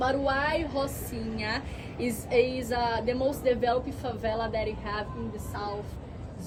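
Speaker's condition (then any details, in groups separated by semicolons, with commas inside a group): No condition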